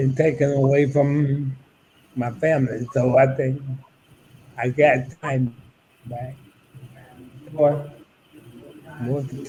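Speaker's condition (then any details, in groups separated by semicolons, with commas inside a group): ALS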